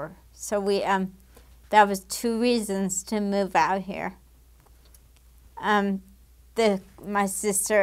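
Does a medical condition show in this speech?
Yes: damaged diaphragm.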